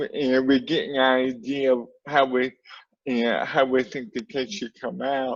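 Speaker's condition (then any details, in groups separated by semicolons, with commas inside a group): Cerebral palsy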